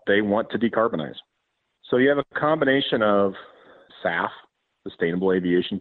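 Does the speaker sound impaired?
No.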